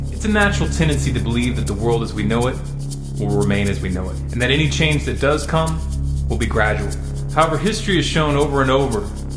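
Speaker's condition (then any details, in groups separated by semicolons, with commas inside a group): No condition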